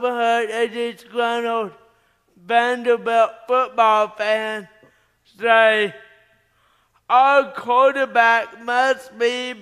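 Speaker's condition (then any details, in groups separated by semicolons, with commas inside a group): Cerebral palsy; arm paralysis with muscle contraction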